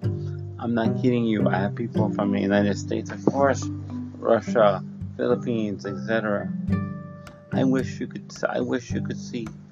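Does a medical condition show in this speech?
Yes: cerebral palsy.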